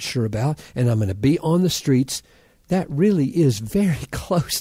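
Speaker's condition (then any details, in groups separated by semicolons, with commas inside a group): No condition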